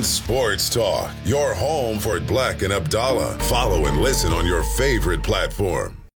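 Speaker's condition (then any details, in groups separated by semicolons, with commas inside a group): No condition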